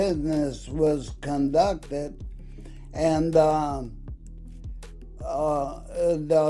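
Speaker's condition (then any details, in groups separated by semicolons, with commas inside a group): ALS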